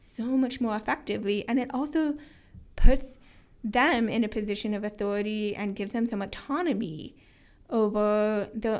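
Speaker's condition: Hearing loss with cochlear implants; bilateral cochlear implants, first implant at age 18, not born deaf, born with some hearing

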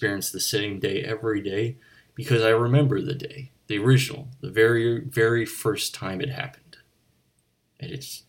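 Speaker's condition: No condition

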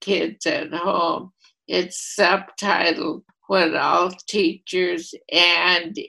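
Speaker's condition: ALS; ALS affecting voluntary motor neurons, first primary lateral sclerosis diagnosis, second opinion Columbia med center; at least eight years since diagnosis, expected loss of walking; voice affected

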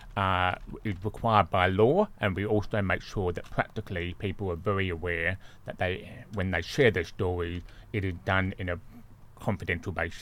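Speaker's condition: Deafness; congenital deafness, born deaf

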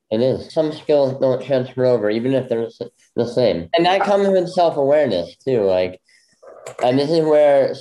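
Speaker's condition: Bilateral cleft lip; congenital bilateral

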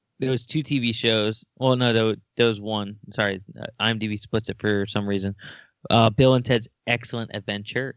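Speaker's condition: No condition

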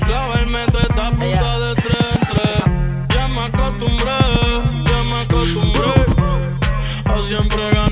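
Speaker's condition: No condition

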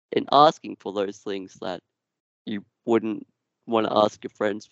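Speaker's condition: Duchenne muscular dystrophy; genetic, progressive

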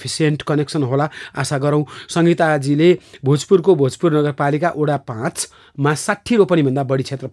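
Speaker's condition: No condition

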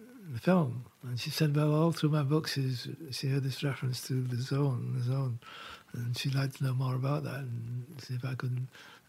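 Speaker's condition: Parkinson's; diagnosed about 4 years ago

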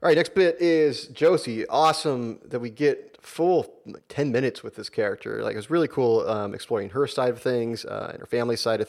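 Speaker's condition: No condition

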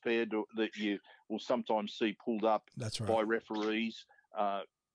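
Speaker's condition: No condition

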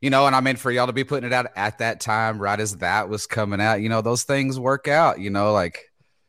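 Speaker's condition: No condition

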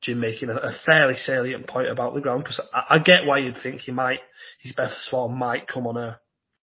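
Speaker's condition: No condition

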